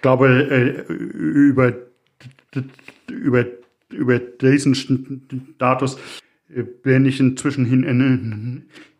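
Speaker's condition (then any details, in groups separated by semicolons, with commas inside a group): Stuttering; lifelong stuttering since early childhood, late start of speaking, early trouble telling sch sounds apart, past therapies; clearly audible stuttering, hard blocks, repetitions of words and syllables, frequent äh fillers; repeated sounds, repeated words, prolonged sounds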